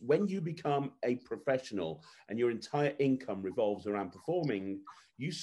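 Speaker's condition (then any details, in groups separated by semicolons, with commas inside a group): No condition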